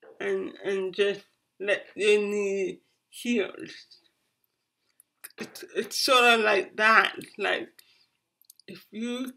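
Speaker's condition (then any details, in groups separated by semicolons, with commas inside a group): Cerebral palsy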